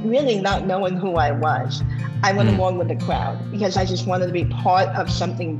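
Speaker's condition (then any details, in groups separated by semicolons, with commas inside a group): Bilateral cleft lip and palate; congenital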